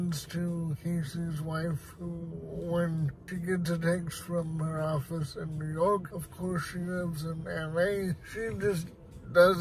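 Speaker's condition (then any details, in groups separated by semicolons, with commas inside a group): Cerebral palsy; has had speech therapy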